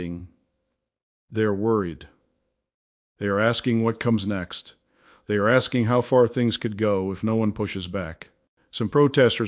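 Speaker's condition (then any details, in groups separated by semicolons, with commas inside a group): No condition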